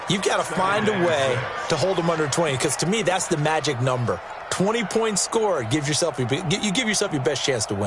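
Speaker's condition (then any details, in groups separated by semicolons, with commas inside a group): No condition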